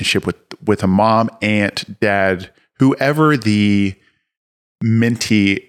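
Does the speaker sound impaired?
Yes: stutter; stutter since at least age 15, feared being called on to read in class; currently has a stutter; here repeated words, prolonged sounds.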